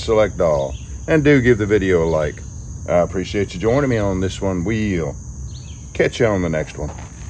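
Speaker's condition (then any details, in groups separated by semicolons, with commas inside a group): No condition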